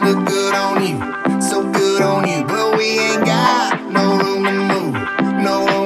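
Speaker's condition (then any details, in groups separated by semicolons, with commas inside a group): No condition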